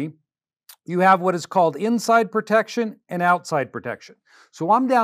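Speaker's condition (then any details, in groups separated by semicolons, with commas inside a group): No condition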